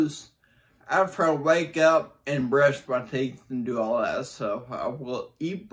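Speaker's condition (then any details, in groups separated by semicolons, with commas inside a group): Brain injury; voice exercises twice daily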